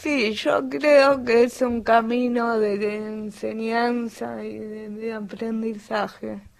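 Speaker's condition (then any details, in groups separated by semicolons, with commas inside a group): Cerebral palsy; acquired language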